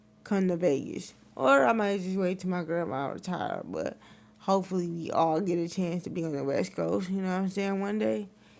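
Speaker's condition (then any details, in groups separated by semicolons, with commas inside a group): Cerebral palsy; wheelchair user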